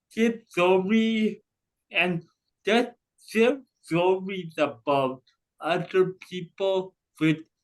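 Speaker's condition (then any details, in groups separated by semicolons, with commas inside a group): Cerebral palsy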